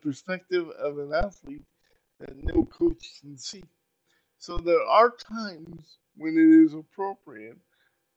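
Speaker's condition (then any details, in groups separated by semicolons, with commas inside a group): Cerebral palsy; uses power wheelchair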